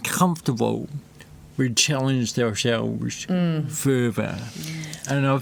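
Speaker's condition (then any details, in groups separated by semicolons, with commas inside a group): Cerebral palsy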